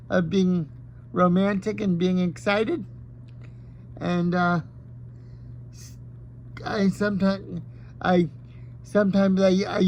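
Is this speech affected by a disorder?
Yes: cerebral palsy.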